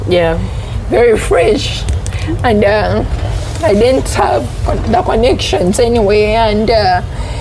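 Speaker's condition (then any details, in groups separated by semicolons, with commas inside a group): Cerebral palsy; voice and throat affected, breathing issues, speaks little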